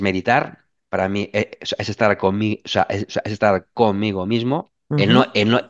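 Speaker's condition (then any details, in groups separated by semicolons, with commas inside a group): Stuttering; sometimes stutters more than usual in class, pauses, laughs it off; repeated sounds, repeated words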